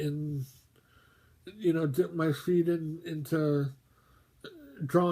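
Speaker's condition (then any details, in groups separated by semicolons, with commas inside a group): Mobius syndrome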